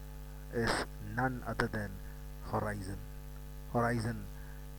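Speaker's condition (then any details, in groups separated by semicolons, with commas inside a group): No condition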